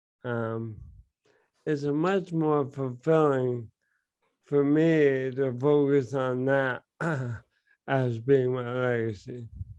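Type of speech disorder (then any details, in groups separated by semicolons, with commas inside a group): Bulbar dysarthria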